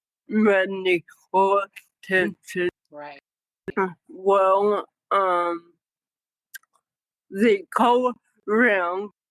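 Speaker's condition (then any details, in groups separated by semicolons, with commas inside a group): Cerebral palsy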